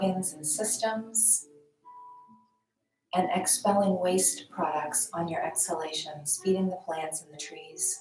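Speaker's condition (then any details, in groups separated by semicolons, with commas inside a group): No condition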